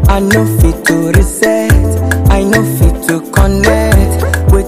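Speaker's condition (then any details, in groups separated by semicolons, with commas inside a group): No condition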